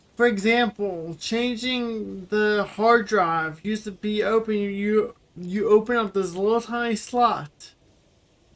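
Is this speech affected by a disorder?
Yes: cerebral palsy; wheelchair user.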